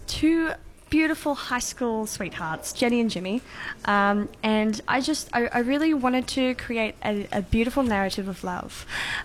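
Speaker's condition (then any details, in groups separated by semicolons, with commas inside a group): Cleft palate; congenital cleft palate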